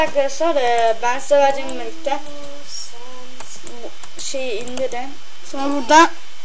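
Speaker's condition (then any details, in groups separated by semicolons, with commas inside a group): No condition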